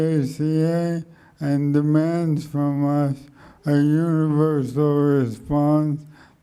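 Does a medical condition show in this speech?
Yes: ALS; speech slowed and softened.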